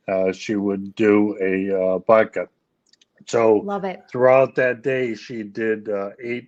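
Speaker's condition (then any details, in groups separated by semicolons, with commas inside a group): ALS; speech issues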